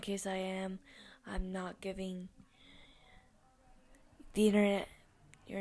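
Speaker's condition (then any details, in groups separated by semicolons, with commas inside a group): Cerebral palsy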